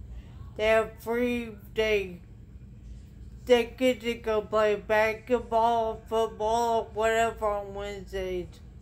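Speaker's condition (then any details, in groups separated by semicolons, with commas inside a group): Traumatic brain injury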